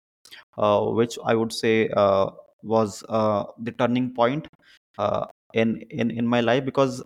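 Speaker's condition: Stammering; stammering since childhood; sometimes stammers on words beginning with s; repeated words, prolonged sounds

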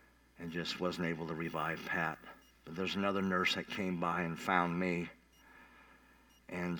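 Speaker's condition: Cleft palate; revived by nurse

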